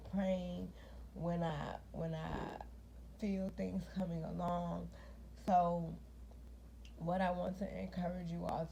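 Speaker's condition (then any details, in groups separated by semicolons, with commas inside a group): Cerebral palsy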